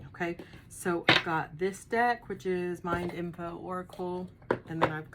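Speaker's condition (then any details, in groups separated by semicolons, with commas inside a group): No condition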